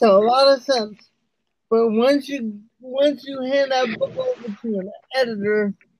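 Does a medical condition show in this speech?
Yes: cerebral palsy; speech too slow to keep pace with thoughts.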